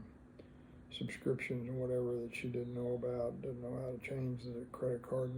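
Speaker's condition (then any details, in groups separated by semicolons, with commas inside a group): Parkinson's disease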